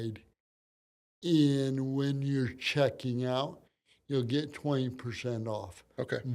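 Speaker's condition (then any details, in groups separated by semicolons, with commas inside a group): Cerebral palsy; from birth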